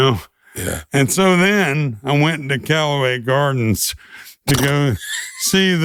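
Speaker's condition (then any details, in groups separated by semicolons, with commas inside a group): ALS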